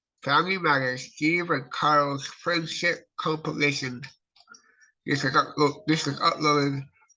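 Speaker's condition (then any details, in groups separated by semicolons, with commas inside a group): Cerebral palsy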